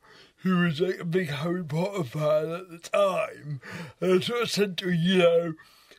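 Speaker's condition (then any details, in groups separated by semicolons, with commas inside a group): Cerebral palsy; wheelchair user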